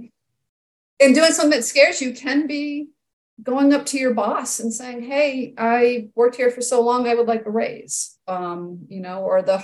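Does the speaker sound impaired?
No.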